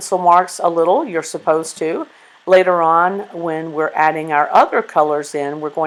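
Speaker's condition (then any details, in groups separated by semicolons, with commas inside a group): No condition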